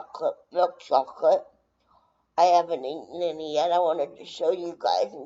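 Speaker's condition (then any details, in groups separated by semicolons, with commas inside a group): Brain injury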